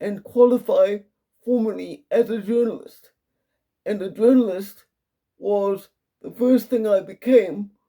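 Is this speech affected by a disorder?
Yes: quadriplegic cerebral palsy; quadriplegic, all four limbs, severe spasms.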